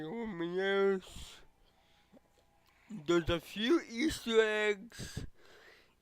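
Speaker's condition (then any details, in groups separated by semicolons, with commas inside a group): Cerebral palsy; affects legs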